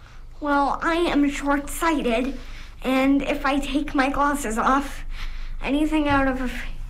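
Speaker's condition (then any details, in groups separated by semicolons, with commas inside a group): Cerebral palsy; botox then sdr by dr. parks for spasms, physio intensive with beck at 4, poor fine motor; short-sighted, wears glasses, objects beyond a few meters blurry without them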